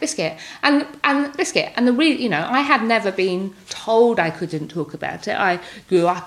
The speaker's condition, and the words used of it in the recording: Tourette syndrome. And you might also be able to hear one of my motor tics, which is banging my chest.